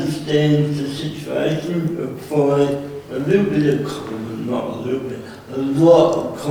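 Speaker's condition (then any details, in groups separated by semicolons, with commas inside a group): Cerebral palsy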